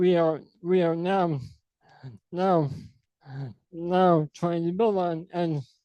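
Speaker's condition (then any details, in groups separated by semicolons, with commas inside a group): Sporadic ALS; diagnosed at age 32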